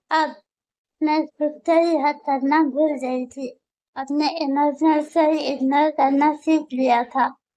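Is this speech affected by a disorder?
Yes: muscular dystrophy; wheelchair user.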